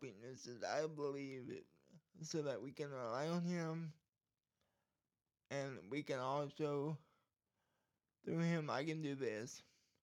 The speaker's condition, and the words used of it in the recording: Cerebral palsy. You see, this encouraged me because, like I've said before on the podcast, I have a speech problem due to my cerebral palsy.